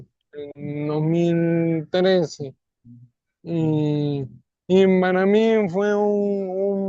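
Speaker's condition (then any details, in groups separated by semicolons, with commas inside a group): ALS; non-bulbar form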